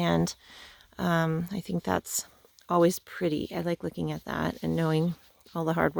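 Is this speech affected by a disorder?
No.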